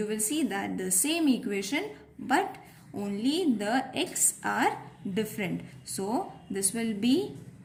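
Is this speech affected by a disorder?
No.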